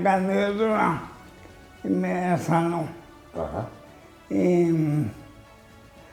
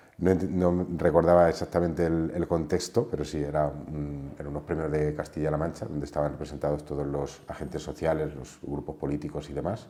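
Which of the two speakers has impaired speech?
The first: amyotrophic lateral sclerosis (ela); slow-progressing form; diagnosed eight and a half years ago, at 38.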